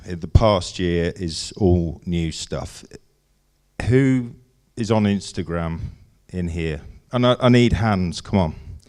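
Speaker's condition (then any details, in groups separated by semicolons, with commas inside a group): No condition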